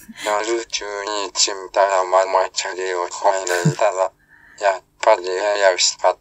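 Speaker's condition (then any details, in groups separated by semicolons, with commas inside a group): ALS, speech-generating device; tracheostomy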